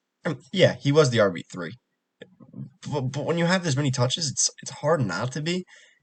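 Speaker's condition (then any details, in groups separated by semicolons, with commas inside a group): No condition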